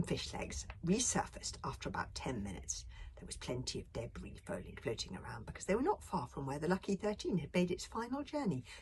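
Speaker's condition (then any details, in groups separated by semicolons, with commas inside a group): No condition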